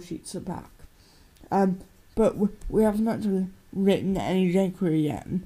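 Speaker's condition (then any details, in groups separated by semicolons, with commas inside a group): Cerebral palsy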